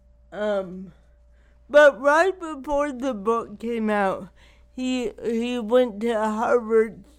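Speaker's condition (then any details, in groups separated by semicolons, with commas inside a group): Cerebral palsy; not degenerative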